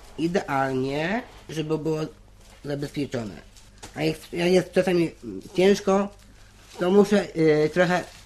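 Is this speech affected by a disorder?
Yes: Down syndrome; intellectual disability, intermittent memory lapses, difficulty with arithmetic and counting money; turning 28 this year.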